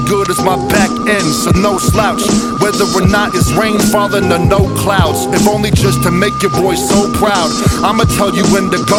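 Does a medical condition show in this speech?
No.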